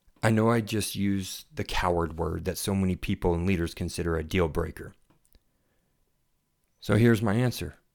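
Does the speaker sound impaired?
No.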